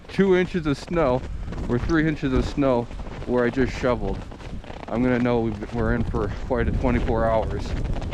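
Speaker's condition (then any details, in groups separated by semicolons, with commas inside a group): No condition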